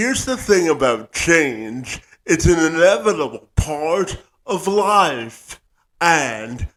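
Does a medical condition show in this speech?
Yes: spastic quadriplegic cerebral palsy.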